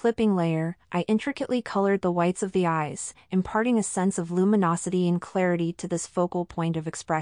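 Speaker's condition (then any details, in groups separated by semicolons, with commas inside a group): No condition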